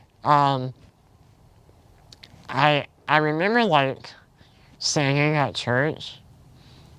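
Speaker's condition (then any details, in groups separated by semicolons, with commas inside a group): Spinal muscular atrophy type two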